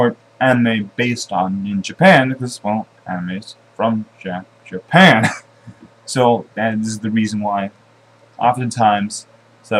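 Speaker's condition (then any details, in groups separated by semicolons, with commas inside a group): No condition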